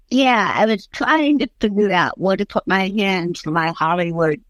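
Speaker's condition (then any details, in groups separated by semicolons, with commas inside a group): Cerebral palsy; since early childhood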